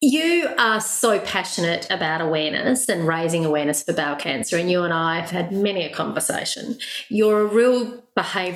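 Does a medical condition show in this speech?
No.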